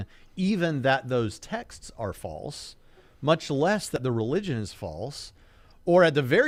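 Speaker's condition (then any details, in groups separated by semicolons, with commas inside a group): No condition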